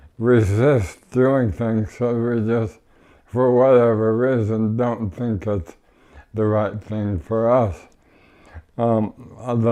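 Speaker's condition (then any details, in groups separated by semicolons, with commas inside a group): ALS; power wheelchair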